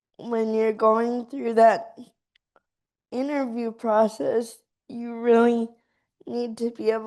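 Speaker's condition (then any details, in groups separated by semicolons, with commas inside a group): Cerebral palsy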